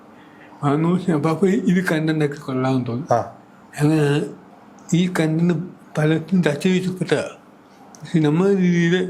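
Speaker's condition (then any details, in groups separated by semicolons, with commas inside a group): Cerebral palsy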